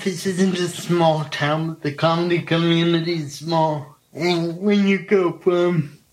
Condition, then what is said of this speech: Cerebral palsy. I know the amount of time I'm gonna be speaking and how many uh, words I can get in.